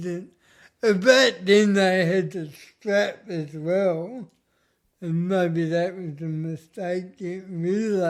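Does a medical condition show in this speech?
Yes: cerebral palsy; speech noticeably affected.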